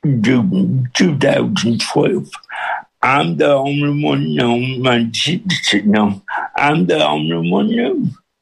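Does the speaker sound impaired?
Yes: cerebral palsy with speech impediment; audience followed within minutes.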